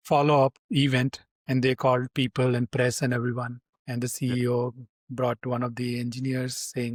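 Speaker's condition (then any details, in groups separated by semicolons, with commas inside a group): No condition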